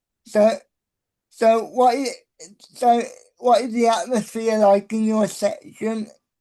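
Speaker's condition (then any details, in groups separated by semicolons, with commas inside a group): Cerebral palsy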